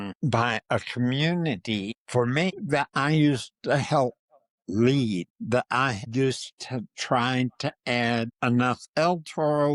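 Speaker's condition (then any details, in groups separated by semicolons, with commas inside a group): Parkinson's disease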